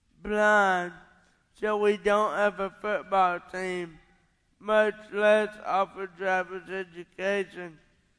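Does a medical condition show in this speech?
Yes: cerebral palsy; not birth defects.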